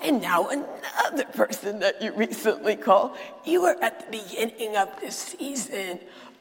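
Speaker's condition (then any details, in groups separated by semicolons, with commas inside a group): Dysphonia; lost ability to sing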